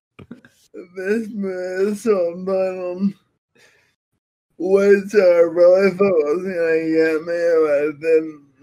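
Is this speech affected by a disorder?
Yes: Friedreich's ataxia.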